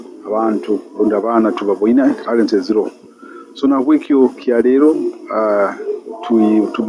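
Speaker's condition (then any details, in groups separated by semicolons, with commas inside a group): No condition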